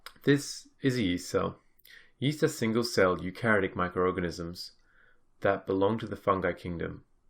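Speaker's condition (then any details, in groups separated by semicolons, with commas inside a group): No condition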